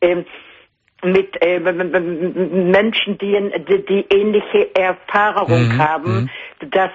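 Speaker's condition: Stuttering; childhood onset, noticed at age 10, lifelong; still stuttering at 61, past therapies including breathing therapy from Holland; not fluent, stutter audible on call, at worst half a day per word, partly improved by therapy; repeated sounds, repeated words

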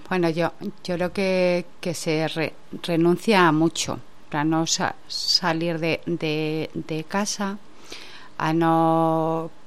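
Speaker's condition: Stuttering; repeated sounds, repeated words

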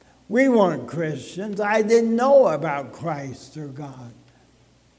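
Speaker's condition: ALS (Lou Gehrig's disease); affects speaking

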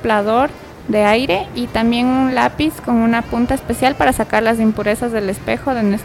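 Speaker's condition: No condition

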